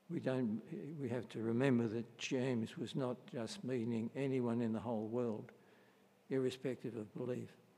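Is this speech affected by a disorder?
Yes: Parkinson's disease; concern about voice carrying through.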